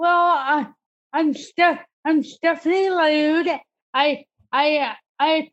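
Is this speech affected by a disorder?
Yes: cerebral palsy; disability since childhood.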